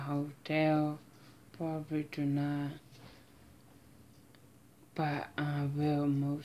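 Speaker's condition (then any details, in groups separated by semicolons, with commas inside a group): Mild cerebral palsy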